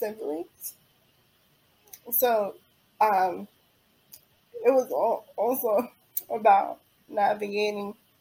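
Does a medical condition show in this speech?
Yes: cerebral palsy; diagnosed at 9 months after delayed development, attended early intervention therapy; age 28, needs help with most daily living activities.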